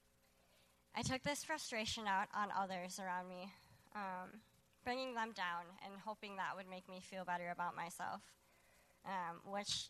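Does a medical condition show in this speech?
Yes: cleft lip and palate.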